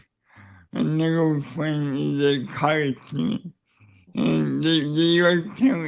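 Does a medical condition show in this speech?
Yes: cerebral palsy; neck surgery went badly.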